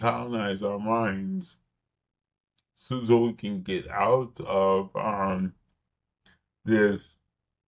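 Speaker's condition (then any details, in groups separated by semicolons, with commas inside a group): Cerebral palsy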